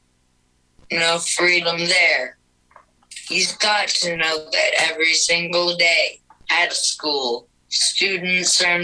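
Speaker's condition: Cerebral palsy, speech-generating device; wheelchair user, vulnerable to COVID complications; speaks through communication app on iPad, types on keyboard with nose

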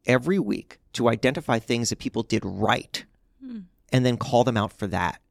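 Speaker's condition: No condition

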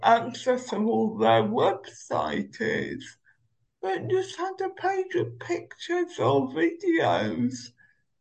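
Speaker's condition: Cerebral palsy; uses Omeo wheelchair

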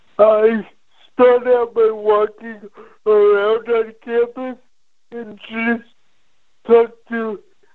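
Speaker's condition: Cerebral palsy; age 25, CBD and whole plant relax muscles, hands open better about three days

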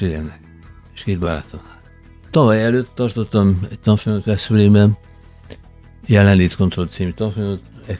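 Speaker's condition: Parkinson's disease

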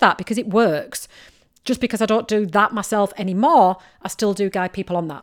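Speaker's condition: No condition

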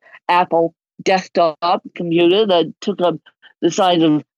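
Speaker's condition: Cerebral palsy; lifelong moderate cerebral palsy, can walk, needs full assistance dressing; can talk

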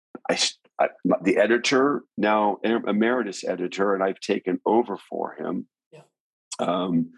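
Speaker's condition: No condition

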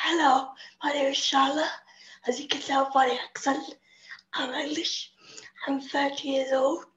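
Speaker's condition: Spastic quadriplegic cerebral palsy

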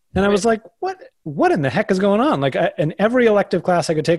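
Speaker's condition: No condition

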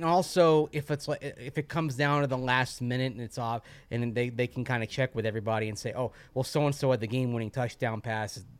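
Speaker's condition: No condition

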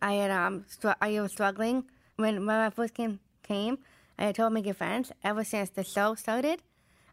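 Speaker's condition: Down syndrome; present since birth

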